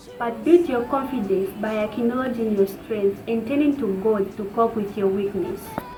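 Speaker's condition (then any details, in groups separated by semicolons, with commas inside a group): No condition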